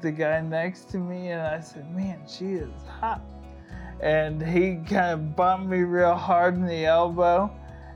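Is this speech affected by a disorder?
Yes: ALS; diagnosed by neurologists at Mayo Clinic, Rochester, Minnesota, after prolonged search for answers.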